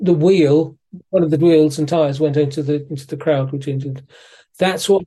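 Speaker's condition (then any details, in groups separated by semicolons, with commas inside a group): Parkinson's disease; physiotherapy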